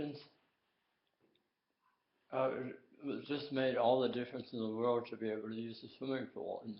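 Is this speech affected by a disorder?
Yes: tongue cancer; possibly genetic, possibly passive smoke.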